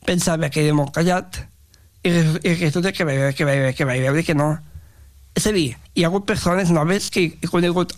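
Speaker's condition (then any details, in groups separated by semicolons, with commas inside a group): Down syndrome; describes self as very talkative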